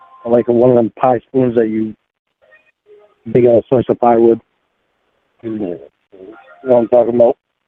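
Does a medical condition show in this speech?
No.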